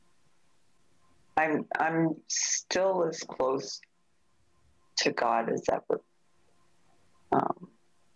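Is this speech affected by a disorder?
Yes: aphasia after stroke; aphasia from stroke caused by stent, right arm and leg paralysis, walking regained through rehab; some years since stroke, difficulty with tasks using hands; affects ability to speak or process thoughts, thoughts reach mouth slowly.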